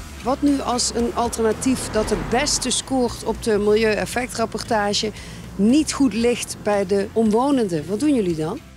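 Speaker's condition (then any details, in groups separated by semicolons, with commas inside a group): No condition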